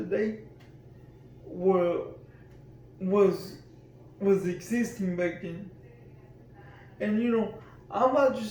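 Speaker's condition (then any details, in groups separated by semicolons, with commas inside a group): Cerebral palsy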